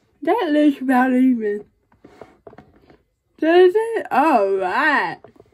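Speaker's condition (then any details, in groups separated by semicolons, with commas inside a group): Cerebral palsy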